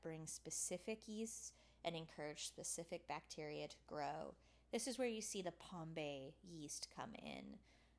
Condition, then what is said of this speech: None; typical speech.